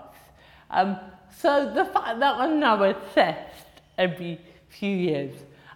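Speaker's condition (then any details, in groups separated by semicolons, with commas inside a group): Cerebral palsy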